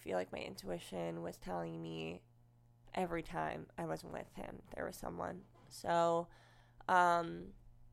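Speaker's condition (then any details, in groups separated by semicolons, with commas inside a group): Cleft lip and palate, unilateral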